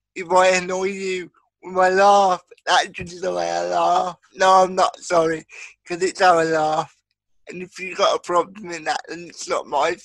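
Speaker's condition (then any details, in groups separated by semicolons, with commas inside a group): Cerebral palsy; most severe type, present since birth, uses electric wheelchair driven himself, expected non-verbal, began talking at age 6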